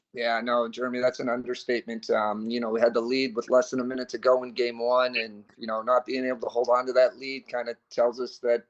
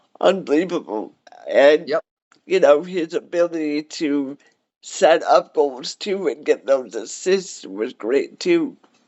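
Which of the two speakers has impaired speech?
The second: cerebral palsy; cerebral palsy, wheelchair.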